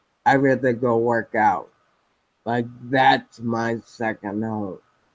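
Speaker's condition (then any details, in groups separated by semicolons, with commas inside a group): Spinocerebellar ataxia type 7, SCA7; progressive degenerative, speech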